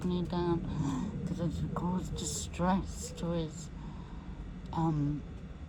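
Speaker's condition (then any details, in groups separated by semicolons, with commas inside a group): MND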